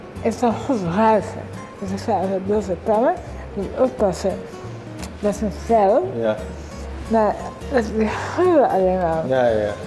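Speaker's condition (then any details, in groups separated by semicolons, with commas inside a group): Tongue cancer; cancer in past, fed pureed food; can only eat completely smooth pureed food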